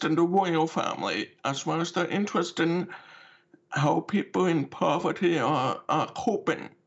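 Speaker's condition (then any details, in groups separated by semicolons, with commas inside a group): Deafness with cochlear implant; uses cochlear implant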